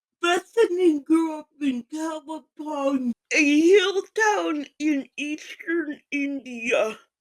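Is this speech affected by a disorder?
Yes: physical speech impairment.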